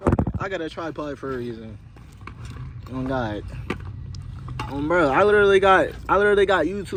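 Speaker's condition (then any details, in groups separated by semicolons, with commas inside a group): No condition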